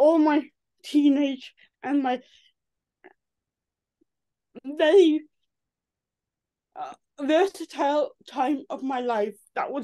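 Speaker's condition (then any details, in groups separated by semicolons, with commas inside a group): Cerebral palsy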